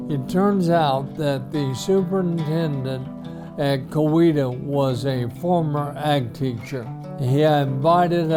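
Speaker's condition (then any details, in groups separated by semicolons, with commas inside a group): ALS; few months since diagnosis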